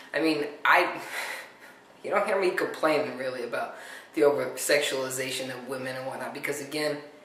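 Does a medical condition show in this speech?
No.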